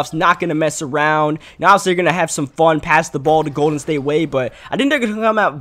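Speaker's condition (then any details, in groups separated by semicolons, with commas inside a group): No condition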